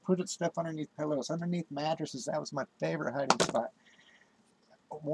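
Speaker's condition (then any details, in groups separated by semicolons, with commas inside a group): No condition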